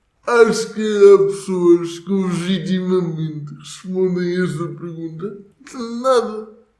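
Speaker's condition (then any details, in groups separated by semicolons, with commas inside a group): Cerebral palsy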